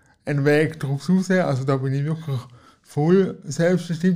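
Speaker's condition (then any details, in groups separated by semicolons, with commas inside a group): Cerebral palsy; wheelchair user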